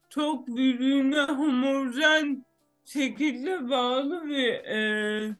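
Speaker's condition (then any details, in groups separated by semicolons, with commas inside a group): Cerebral palsy; some body parts act involuntarily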